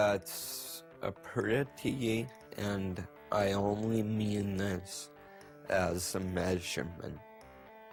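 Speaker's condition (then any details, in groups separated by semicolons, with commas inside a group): Multiple sclerosis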